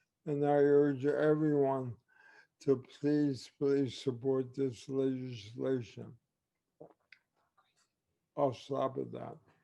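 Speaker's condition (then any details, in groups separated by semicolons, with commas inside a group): ALS; limb onset, ulnar nerve and cervical spine surgery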